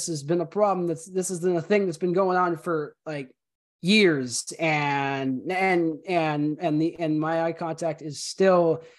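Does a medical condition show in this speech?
Yes: stutter, severe; autism diagnosed around age 13 or 14, stutter linked to autism, unnoticed hand waving, eye contact difficulty; heavy stutter; here repeated sounds, prolonged sounds.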